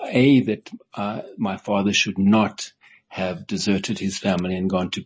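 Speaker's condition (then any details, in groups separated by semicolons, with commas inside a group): No condition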